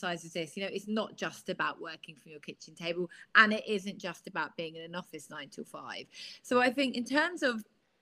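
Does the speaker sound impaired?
No.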